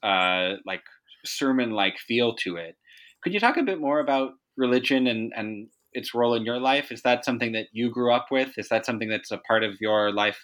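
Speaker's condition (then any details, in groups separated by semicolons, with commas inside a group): No condition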